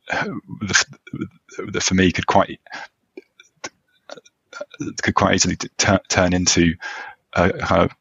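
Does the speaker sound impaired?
Yes: stammering; past group therapy sessions gave temporary easier speech then relapse, past voluntary stammering practice; works on acceptance rather than fluency, discloses stammer openly, e.g. at interview start; speech blocks, gets stuck, amount of stammering varies between conversations; here prolonged sounds.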